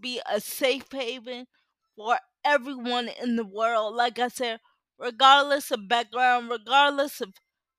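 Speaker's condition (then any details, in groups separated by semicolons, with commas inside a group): Cerebral palsy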